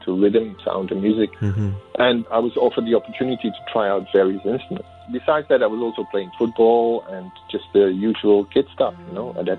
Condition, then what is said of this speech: None; typical speech.